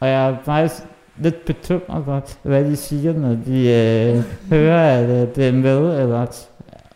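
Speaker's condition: Muscular dystrophy (muskelsvind); hereditary, recessive, both parents carry gene fault, has helper, does not eat neatly

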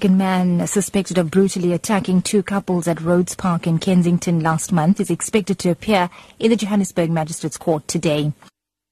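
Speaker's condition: No condition

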